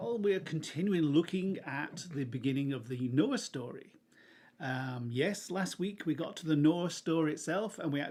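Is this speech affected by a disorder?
No.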